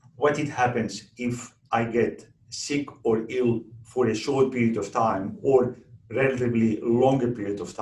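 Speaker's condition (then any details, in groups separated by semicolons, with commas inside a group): No condition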